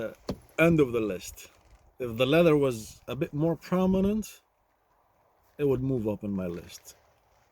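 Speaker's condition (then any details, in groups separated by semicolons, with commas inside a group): No condition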